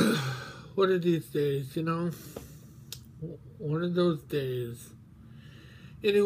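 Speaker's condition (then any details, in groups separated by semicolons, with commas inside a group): Mobius syndrome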